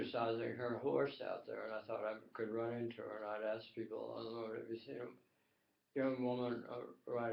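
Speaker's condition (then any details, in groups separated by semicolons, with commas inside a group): Tongue cancer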